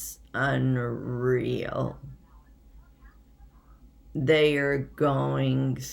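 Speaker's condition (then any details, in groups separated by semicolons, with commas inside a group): Essential tremor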